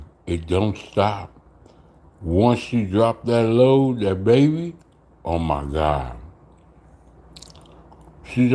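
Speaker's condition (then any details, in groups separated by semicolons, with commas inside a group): Slurred speech; still slurs words occasionally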